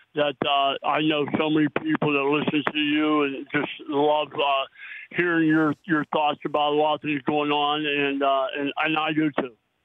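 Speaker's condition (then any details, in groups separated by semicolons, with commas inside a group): Oral cancer; may be hard to understand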